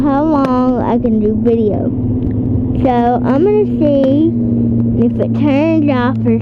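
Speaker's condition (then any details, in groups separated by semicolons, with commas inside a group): Cerebral palsy; affects legs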